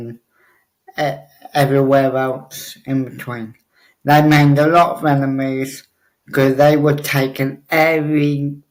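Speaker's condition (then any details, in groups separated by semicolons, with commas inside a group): Cerebral palsy; obvious speech impediment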